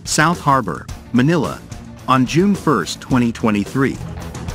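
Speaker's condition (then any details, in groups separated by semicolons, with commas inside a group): No condition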